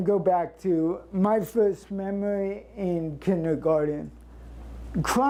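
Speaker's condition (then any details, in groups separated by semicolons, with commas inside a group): Cerebral palsy; since birth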